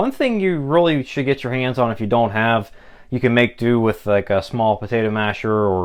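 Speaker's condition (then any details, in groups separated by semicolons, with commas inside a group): No condition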